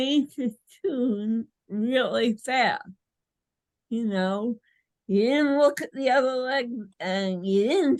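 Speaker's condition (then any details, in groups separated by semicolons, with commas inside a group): Cerebral palsy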